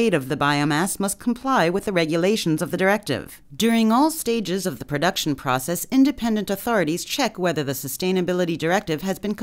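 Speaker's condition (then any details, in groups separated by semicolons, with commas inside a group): No condition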